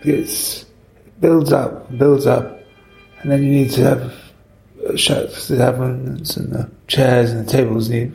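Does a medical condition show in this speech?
Yes: Parkinson's; Parkinson's diagnosed early 2000s, about 5 years after restaurant opened, pioneering surgery, two brain wires, implanted battery; surgery reported to have sorted symptoms out perfectly, mobile, less time in kitchen; Parkinson's affects speech, rare audio interview.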